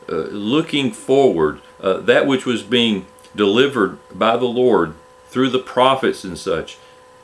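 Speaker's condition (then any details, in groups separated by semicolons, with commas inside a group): No condition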